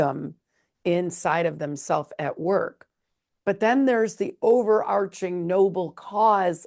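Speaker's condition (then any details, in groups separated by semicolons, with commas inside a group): No condition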